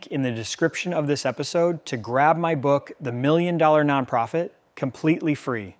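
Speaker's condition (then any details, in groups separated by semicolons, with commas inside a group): No condition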